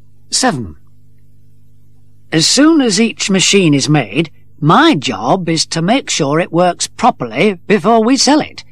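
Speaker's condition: No condition

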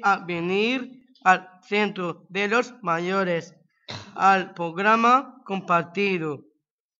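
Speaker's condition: Down syndrome; attended Assido Centre since early childhood; age 20

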